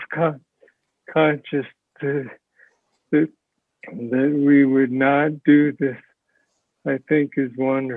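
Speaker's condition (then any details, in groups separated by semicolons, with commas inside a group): Parkinson's disease; speech sounds like mush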